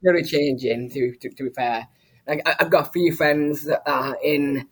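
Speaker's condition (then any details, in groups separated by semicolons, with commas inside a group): Down syndrome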